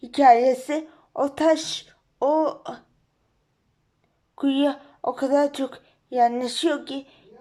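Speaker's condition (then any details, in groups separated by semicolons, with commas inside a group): Cerebral palsy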